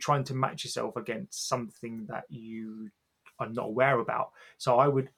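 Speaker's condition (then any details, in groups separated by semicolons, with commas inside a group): Stammer; long hidden even from wife and kids, became quite unwell with it last year; speaking on podcast with stammer, says speaking here has taken a lot; has always fought to be able to speak; prolonged sounds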